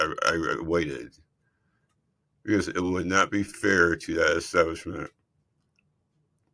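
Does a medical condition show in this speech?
Yes: multiple system atrophy.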